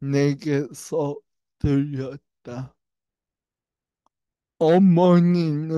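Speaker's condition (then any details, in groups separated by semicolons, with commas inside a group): Brain lesion disability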